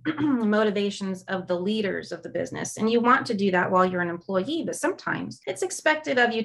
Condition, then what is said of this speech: No condition.